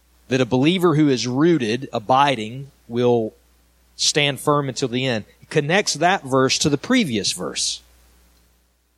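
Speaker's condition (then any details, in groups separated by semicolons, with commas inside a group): No condition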